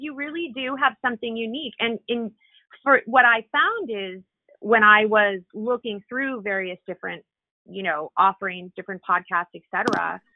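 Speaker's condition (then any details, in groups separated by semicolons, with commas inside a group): No condition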